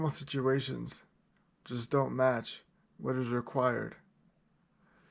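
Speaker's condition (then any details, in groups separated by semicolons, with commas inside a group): Cerebral palsy, spastic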